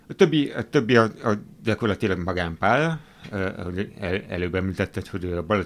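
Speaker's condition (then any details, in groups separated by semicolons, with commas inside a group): Hearing impairment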